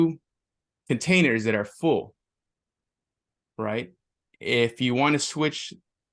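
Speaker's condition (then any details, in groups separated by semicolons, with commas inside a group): No condition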